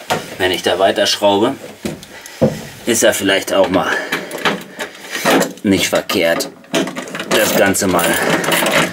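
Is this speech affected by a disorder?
No.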